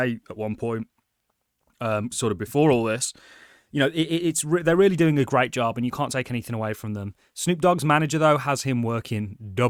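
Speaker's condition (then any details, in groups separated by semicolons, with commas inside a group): No condition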